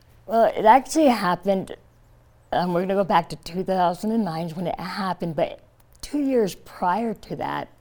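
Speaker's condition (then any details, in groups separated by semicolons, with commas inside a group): Tracheostomy after throat cancer; stage four epiglottis cancer, tumor surgery, chemo and radiation, airway closed, trach placed, partial tongue removal; stoma kept open, three failed surgeries, radiation scar tissue, teeth removed, no saliva glands; breathes through throat hole, speaks by covering hole with thumb, some slurring from tongue surgery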